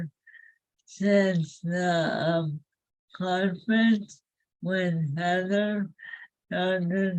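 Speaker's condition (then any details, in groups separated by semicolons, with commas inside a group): ALS; face improved, feet move faster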